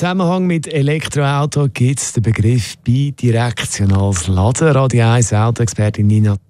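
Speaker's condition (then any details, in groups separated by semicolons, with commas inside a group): No condition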